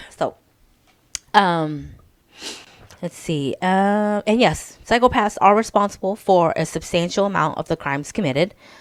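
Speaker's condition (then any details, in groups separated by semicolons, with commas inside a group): No condition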